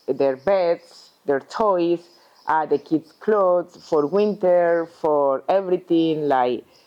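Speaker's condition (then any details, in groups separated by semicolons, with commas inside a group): No condition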